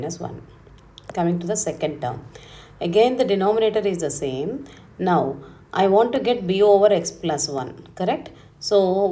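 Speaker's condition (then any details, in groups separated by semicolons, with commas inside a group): No condition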